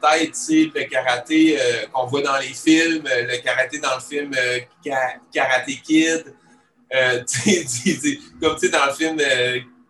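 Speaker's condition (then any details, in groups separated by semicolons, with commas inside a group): Stuttering; genetic and neurological; stutters in daily life, partial control keeps spontaneity, full control would need changed voice; repeated sounds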